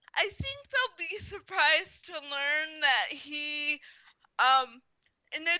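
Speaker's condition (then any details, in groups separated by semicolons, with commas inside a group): Spastic quadriplegic cerebral palsy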